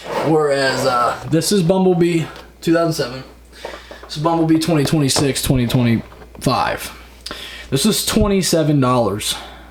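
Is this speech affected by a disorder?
No.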